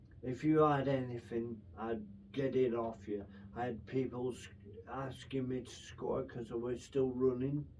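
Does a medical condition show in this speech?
Yes: brain infection with surgery.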